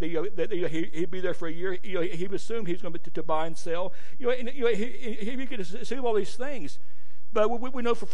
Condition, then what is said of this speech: Stuttering. I know you guys probably haven't noticed, but I stutter.